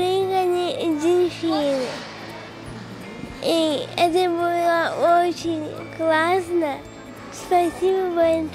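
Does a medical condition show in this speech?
Yes: cerebral palsy.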